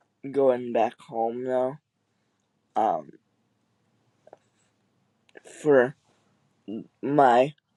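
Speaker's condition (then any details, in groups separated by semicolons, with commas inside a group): Cerebral palsy; wheelchair user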